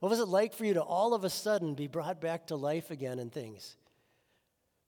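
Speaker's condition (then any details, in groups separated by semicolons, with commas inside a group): No condition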